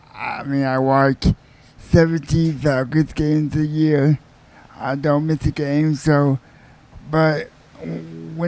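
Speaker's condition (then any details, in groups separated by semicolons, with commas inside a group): Quadriplegic cerebral palsy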